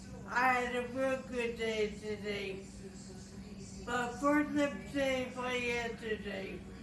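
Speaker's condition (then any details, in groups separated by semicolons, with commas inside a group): Traumatic brain injury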